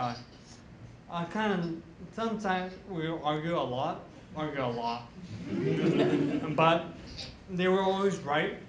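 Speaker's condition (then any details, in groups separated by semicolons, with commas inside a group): Traumatic brain injury; walking now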